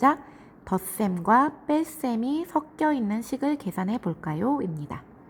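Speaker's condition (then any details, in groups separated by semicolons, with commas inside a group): No condition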